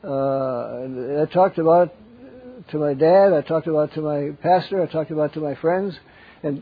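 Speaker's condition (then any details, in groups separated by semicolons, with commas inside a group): Parkinson's; wakes up around 3 am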